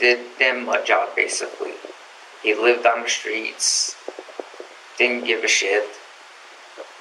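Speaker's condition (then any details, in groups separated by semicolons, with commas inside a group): No condition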